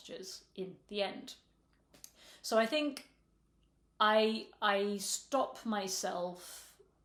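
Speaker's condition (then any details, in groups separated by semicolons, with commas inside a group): No condition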